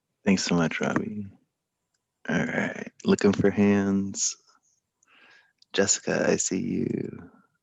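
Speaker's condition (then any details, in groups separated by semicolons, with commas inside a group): No condition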